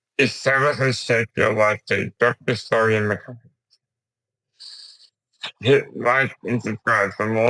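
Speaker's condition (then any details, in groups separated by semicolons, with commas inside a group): Duchenne muscular dystrophy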